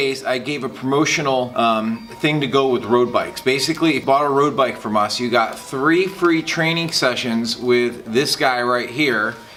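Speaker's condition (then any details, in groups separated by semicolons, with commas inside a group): No condition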